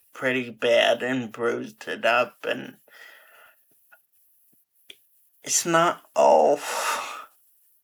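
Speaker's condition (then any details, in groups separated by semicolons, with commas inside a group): Friedreich's ataxia; diagnosed at age 17 or 18 in final high school year, earlier uncoordinated and clumsy, progressive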